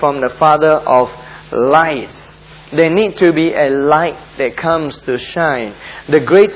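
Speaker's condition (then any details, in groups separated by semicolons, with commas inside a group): No condition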